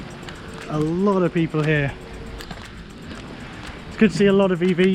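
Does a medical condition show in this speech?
No.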